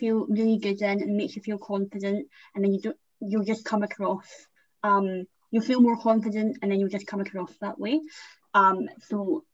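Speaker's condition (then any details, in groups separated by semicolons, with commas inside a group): Cleft palate, Van der Woude syndrome; condition transcribed as Vanderbilt, congenital cleft palate, lip pits; adult, ongoing cleft team care, past operations needing time off work; often not understood by new people, cannot say s sounds, stutters or says nothing when flustered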